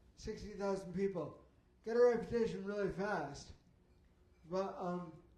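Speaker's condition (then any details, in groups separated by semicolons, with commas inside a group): Traumatic brain injury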